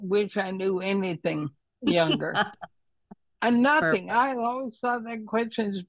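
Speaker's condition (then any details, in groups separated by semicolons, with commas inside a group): ALS; cannot write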